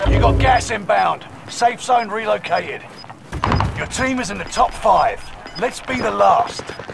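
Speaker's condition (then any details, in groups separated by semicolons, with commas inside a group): No condition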